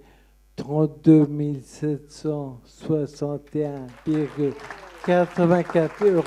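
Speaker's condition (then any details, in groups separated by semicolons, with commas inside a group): Friedreich's ataxia; speech therapy; effortful speech, effort to stand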